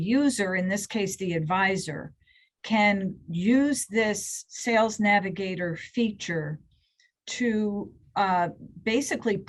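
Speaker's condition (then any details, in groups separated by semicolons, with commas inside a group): No condition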